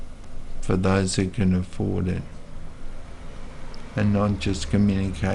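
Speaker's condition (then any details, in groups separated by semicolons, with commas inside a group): Multiple sclerosis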